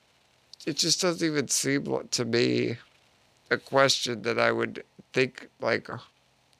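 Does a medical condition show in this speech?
Yes: Duchenne muscular dystrophy; adult stem cell therapy in Panama about 4 years ago, first person with Duchenne treated so; relies on breathing machine.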